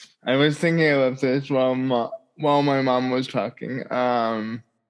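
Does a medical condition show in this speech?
Yes: cerebral palsy.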